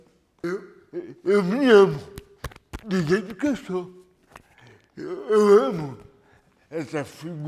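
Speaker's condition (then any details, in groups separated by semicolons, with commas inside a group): Cerebral palsy; lack of oxygen at birth, premature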